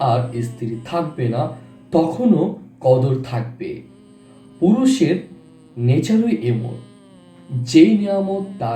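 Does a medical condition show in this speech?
No.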